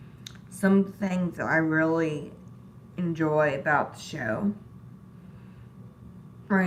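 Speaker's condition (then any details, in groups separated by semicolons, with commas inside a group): Disability causing slurred speech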